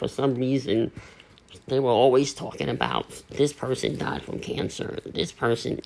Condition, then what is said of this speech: Cleft palate. Sounds like my voice seems a little raspy.